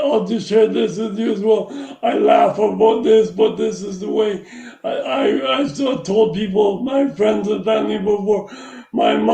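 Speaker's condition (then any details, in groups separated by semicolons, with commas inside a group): Traumatic brain injury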